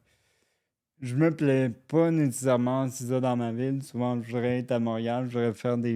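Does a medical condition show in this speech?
Yes: cerebral palsy.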